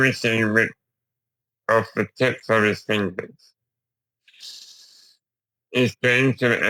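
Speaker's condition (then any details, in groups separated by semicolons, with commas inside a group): Duchenne muscular dystrophy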